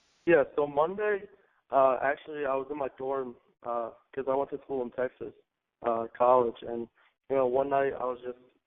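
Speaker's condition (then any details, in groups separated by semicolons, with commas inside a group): No condition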